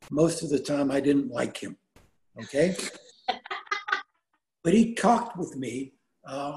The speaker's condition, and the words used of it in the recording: Aphasia. And I said, well, you know, I have aphasia.